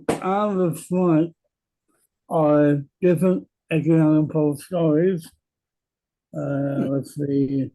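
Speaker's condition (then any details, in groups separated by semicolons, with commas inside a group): Cerebral palsy; present from birth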